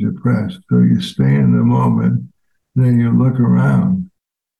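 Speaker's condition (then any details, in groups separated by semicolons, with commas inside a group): ALS; voice changed since onset, now a different voice, no spontaneous crying fits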